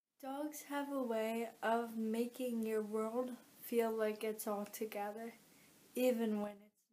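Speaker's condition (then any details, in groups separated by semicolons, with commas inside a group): Cerebral palsy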